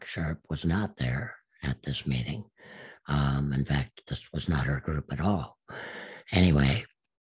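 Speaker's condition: Absent vocal cords; speech therapist saw no hope

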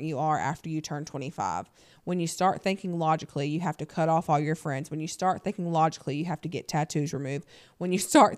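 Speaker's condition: No condition

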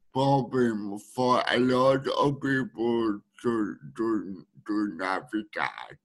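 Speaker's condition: Speech needing a translator; speech hard for others to understand, needs speech translator

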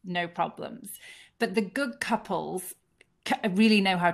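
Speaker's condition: No condition

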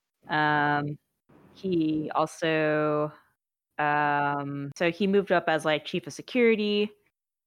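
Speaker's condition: No condition

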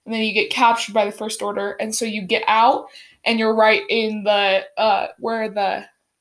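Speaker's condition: No condition

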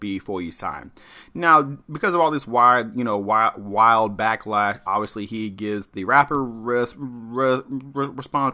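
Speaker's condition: Stuttering; stuttering problem; apologizes for stuttering each episode; prolonged sounds, blocks

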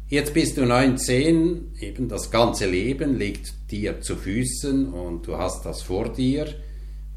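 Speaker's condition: No condition

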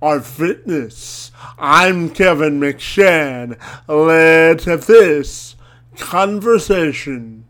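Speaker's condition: Cerebral palsy; spastic quadriplegic

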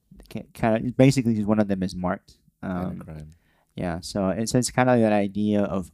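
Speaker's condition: Cleft lip and palate

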